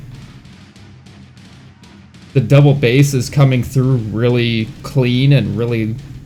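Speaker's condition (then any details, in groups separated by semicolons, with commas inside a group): No condition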